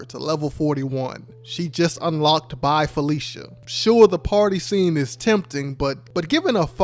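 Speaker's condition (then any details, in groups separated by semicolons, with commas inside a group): No condition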